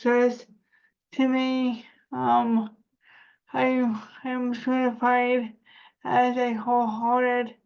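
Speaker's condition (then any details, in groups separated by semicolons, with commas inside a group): Cerebral palsy; spasticity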